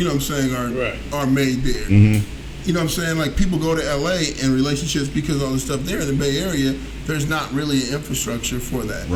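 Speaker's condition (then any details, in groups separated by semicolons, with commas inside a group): No condition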